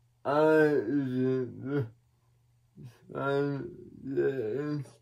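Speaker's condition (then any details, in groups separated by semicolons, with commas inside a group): Cerebral palsy; atypical speech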